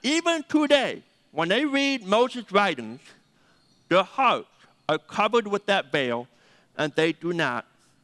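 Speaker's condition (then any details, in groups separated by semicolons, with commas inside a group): Deafness; needs names repeated several times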